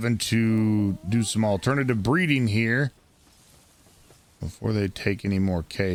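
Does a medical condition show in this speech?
No.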